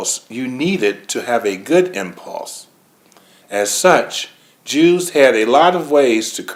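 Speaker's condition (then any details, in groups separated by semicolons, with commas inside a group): No condition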